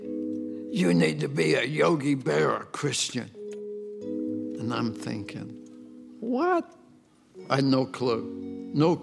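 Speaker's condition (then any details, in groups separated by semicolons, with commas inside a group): ALS (Lou Gehrig's disease); degenerative, worsening over time, eventually affects swallowing, chewing, breathing, no known cause, no cure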